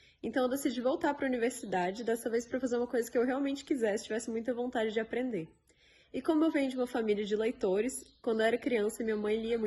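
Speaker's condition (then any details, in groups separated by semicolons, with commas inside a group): No condition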